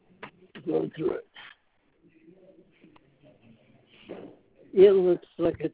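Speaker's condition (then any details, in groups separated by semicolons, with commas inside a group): Parkinson's disease; trouble speaking, hard for listener to understand, asked to speak louder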